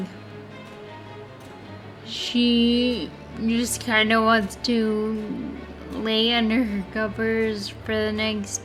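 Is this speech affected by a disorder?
Yes: Friedreich's ataxia.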